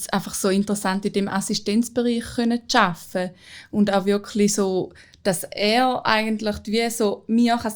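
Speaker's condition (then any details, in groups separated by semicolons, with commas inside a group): No condition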